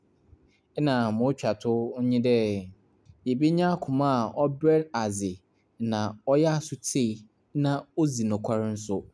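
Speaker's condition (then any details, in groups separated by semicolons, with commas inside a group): No condition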